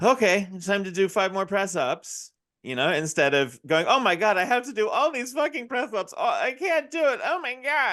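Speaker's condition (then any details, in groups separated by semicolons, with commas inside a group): No condition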